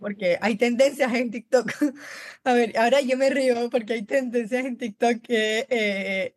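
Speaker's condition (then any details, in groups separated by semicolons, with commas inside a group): Down syndrome; congenital, since birth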